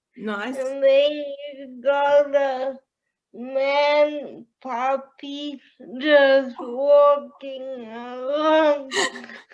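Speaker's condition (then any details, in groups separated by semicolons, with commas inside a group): Cerebral palsy; powerchair user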